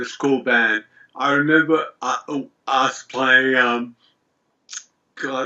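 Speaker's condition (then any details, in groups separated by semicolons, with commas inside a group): Multiple sclerosis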